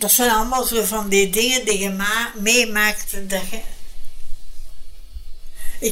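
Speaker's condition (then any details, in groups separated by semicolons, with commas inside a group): Brain hemorrhage; speaks less well than before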